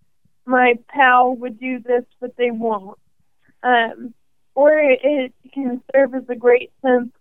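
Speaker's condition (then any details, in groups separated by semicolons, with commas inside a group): ALS; 18 months to diagnosis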